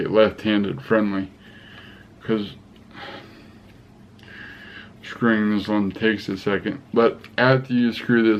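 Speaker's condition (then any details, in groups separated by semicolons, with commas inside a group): Cerebral palsy; affects gait and walking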